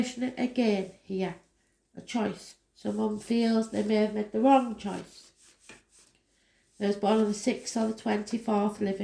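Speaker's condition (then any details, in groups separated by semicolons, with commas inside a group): No condition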